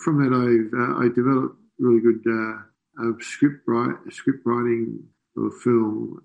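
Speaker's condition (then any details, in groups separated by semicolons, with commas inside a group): Parkinson's disease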